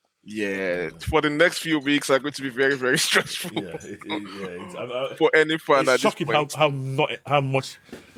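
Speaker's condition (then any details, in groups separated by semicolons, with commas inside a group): No condition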